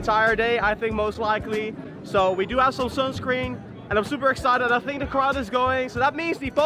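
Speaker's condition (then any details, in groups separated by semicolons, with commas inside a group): No condition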